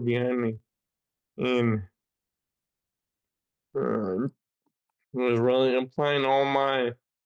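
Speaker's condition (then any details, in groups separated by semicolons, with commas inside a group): Friedreich's ataxia; wheelchair dependent since age 18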